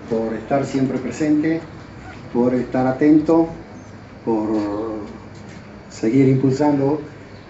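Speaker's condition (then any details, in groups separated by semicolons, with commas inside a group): No condition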